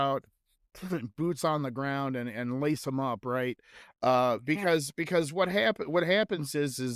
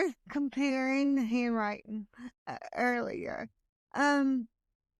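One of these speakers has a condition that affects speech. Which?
The second: right hemiplegia cerebral palsy; very mild.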